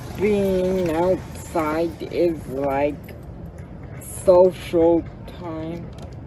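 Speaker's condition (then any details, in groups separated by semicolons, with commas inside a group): Cerebral palsy; uses service dog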